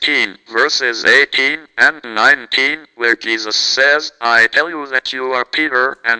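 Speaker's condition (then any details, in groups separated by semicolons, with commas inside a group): Cerebral palsy, speech-generating device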